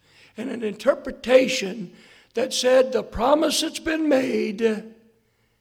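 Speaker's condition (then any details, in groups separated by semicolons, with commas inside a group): Hoarseness after vocal cord surgery; straight lines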